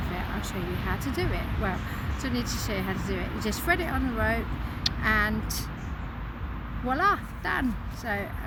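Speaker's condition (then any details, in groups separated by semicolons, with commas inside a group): No condition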